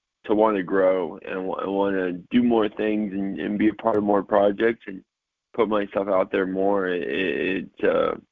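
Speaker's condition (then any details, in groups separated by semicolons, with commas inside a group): Cerebral palsy, mild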